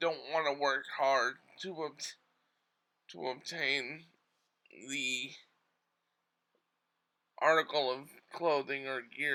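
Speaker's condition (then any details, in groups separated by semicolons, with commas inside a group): Cerebral palsy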